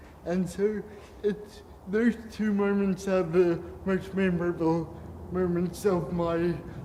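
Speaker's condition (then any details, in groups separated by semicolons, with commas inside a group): Cerebral palsy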